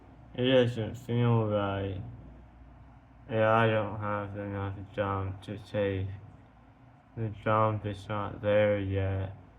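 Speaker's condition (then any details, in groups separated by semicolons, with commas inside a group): Tongue cancer surgery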